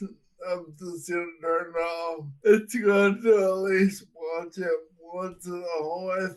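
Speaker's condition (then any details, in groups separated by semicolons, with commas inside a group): Friedreich's ataxia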